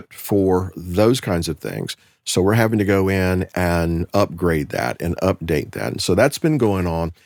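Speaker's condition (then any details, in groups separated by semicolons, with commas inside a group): No condition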